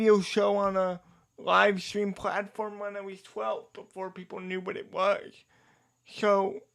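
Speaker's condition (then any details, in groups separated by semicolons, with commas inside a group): Cerebral palsy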